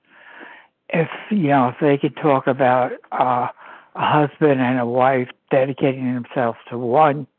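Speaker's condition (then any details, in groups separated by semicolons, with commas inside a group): Parkinson's disease; wheelchair user, had a stroke; recent medication change, stroke medication at too high a dose, neurologist involved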